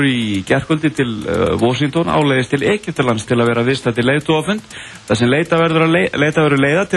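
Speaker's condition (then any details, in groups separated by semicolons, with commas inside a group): No condition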